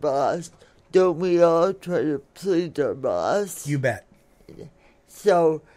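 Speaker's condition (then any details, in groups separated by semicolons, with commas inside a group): Cerebral palsy; speech affected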